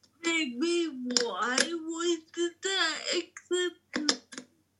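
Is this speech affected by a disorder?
Yes: cerebral palsy; cerebral palsy from birth, mainly physical, uncontrollable muscle movements, wheelchair user.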